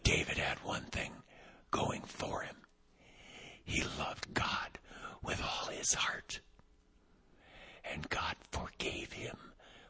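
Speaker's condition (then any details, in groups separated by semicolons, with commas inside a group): Vocal cord paralysis, unilateral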